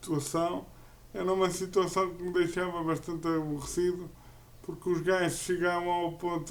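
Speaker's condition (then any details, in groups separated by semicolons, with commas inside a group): Cerebral palsy; uses a wheelchair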